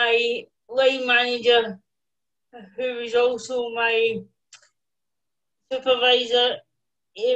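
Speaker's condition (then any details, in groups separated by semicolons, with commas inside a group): Cerebral palsy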